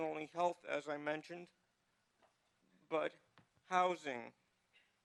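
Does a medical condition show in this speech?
Yes: cerebral palsy; needs ramps.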